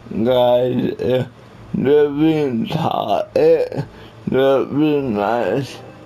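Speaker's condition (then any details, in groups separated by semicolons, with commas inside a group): Cerebral palsy; atypical speech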